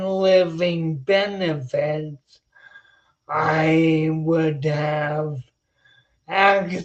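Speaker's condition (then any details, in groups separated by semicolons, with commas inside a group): Spinocerebellar ataxia; slightly staccato speech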